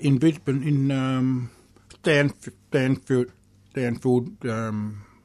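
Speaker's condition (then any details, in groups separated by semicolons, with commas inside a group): Deafness; struggles when people talk quickly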